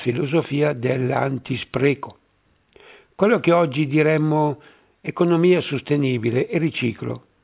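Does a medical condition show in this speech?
No.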